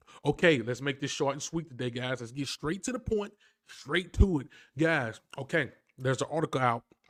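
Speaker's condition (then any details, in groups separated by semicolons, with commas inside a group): No condition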